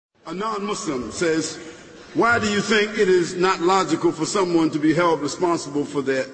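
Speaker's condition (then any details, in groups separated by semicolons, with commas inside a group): No condition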